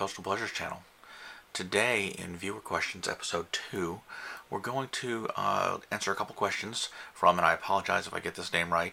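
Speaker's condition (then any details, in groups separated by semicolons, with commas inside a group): No condition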